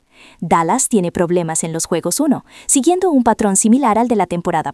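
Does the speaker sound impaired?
No.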